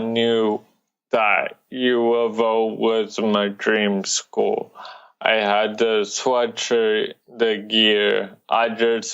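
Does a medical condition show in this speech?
Yes: cerebral palsy.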